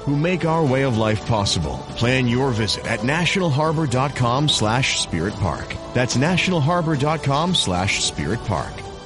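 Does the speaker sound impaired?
No.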